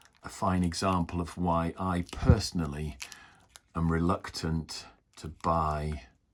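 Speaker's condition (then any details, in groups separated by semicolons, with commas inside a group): No condition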